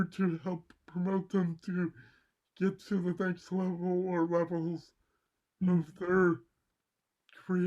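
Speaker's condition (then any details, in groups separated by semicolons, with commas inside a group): Cerebral palsy; mild left side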